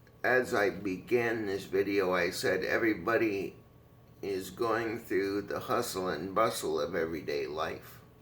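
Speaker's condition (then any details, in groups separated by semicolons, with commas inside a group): Cerebral palsy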